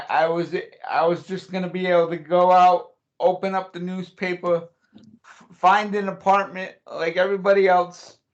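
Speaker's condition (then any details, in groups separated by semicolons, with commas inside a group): Cerebral palsy; since childhood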